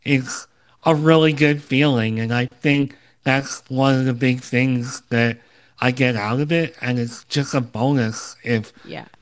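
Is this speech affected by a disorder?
Yes: cleft lip and palate, Opitz G/BBB syndrome.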